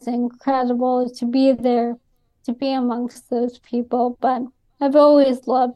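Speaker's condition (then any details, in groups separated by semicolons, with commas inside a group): ALS; on the one approved ALS medication since diagnosis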